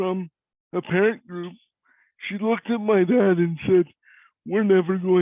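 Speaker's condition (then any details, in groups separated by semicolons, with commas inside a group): Cerebral palsy; voice is different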